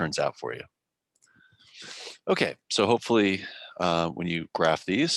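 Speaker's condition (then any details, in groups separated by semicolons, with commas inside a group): No condition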